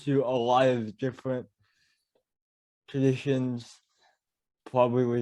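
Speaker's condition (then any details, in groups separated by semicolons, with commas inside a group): Cerebral palsy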